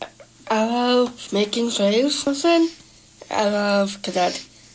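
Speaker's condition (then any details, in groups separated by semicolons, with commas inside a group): Down syndrome; long-standing problems with talking; talking problems present during recording; problems with talking a lot, present right now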